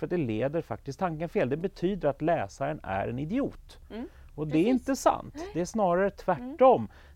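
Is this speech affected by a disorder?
No.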